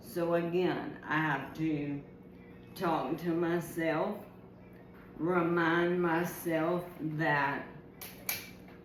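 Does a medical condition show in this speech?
Yes: ALS.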